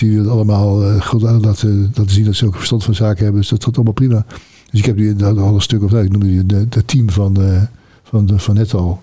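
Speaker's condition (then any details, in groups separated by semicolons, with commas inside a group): Parkinson's disease; lip tremor that can start suddenly, jaw spasm mostly when falling asleep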